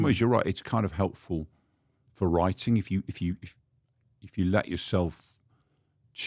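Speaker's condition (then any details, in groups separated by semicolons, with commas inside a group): No condition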